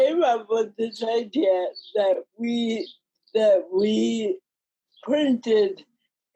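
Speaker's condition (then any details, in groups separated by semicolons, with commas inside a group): Cerebral palsy; mild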